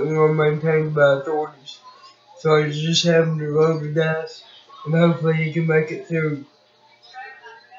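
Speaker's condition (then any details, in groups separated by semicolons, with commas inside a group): Cerebral palsy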